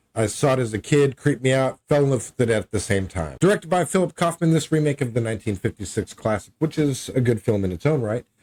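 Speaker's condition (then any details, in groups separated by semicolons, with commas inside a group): No condition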